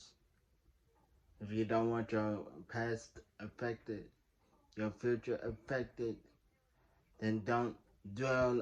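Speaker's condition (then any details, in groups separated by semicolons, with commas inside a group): Traumatic brain injury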